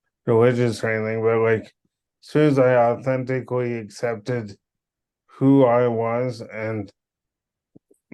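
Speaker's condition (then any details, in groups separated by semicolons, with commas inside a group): Cerebral palsy; power wheelchair since childhood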